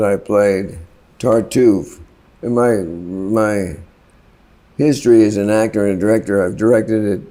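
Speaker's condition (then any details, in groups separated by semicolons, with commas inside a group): Parkinson's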